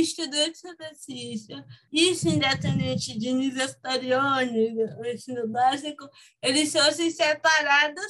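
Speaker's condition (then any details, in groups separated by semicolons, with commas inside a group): Cerebral palsy; from birth, motor sequelae; walks, runs, jumps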